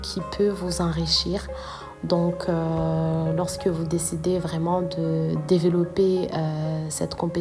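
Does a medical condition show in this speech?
No.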